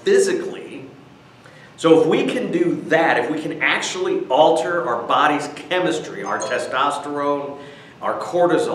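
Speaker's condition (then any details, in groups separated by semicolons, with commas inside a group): No condition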